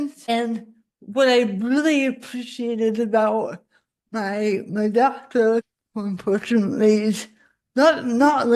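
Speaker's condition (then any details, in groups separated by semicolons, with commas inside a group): Cerebral palsy; from birth, spasticity; most obviously affects speech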